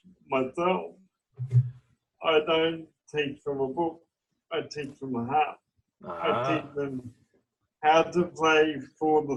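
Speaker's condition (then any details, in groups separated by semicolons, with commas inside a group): Cerebral palsy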